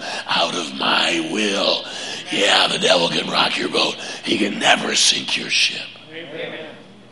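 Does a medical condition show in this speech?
Yes: laryngeal cancer; deep raspy 'Batman voice', much weaker than before, prosthesis speech planned after laryngectomy.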